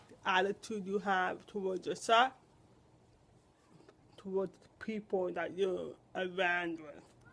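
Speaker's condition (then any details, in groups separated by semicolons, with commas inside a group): Cerebral palsy; atypical speech, often not understood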